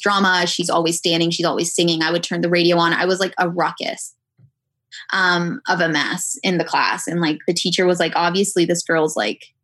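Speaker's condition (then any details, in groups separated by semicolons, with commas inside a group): No condition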